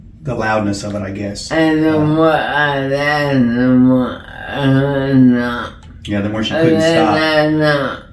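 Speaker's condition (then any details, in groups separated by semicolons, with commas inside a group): ALS; treatment about 2 years, speech and swallowing improving, pseudobulbar affect; was unintelligible, now clearer and louder, lip weakness remains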